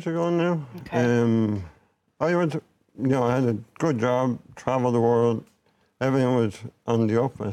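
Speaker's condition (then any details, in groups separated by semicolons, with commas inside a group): Motor neurone disease; onset with upper body weakness; speech affected but still clear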